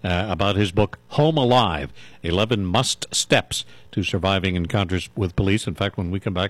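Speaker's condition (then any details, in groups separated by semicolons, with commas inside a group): No condition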